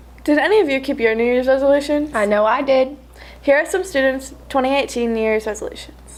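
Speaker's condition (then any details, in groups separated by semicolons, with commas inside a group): No condition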